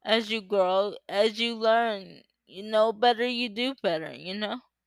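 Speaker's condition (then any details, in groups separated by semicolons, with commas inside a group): Cerebral palsy; uses power wheelchair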